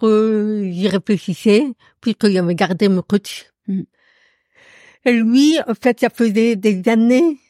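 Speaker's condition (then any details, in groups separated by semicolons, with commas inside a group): Profound congenital deafness; profound deafness from birth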